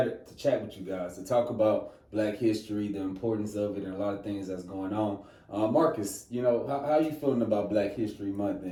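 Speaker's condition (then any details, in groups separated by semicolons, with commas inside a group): No condition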